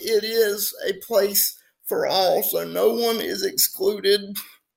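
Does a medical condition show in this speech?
Yes: spastic quadriplegic cerebral palsy; from birth, fully wheelchair bound, cannot move self, affects muscle tone; speech sometimes affected if not careful.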